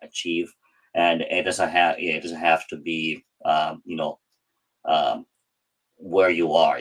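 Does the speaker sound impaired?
Yes: cleft palate; cleft palate since childhood, speech practiced for many hours at home over years; rehearses every word many times before speaking; hard to speak growing up, could not say every word even in high school, mocked for speech.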